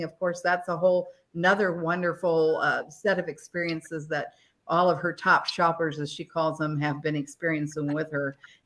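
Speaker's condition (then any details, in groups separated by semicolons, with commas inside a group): No condition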